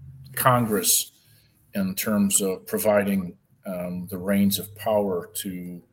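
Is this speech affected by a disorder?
No.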